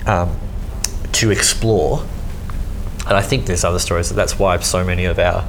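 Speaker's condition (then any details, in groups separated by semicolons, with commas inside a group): Cleft lip and palate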